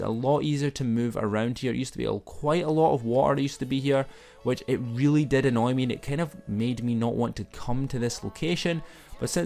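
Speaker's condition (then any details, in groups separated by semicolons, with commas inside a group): No condition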